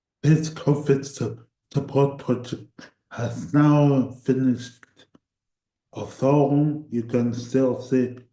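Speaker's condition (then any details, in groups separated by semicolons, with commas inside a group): Cerebral palsy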